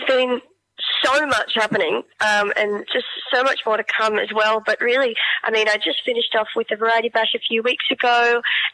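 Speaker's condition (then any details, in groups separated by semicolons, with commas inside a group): Cleft palate; born with cleft palate, congenital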